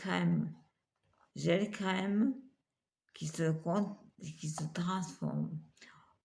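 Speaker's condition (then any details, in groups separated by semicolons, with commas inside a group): Multiple sclerosis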